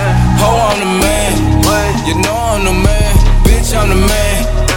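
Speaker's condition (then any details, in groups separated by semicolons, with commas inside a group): No condition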